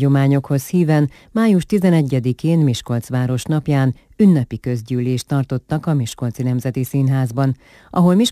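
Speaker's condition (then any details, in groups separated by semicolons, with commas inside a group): No condition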